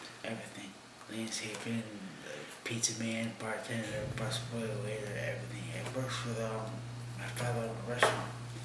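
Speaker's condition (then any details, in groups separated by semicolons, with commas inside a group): Severe traumatic brain injury; severe, high speed vehicle crash; about 5 years after injury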